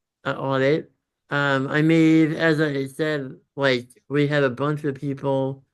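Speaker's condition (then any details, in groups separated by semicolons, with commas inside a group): Congenital muscular dystrophy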